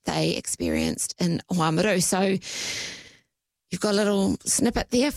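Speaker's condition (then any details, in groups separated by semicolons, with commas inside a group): Voice disorder; voice audibly affected at recording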